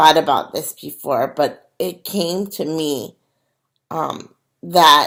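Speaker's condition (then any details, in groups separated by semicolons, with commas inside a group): Cerebral palsy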